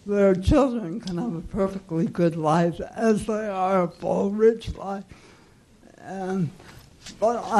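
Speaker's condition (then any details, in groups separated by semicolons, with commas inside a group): Cerebral palsy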